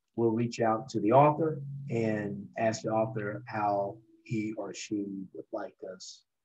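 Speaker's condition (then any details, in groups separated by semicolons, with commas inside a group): No condition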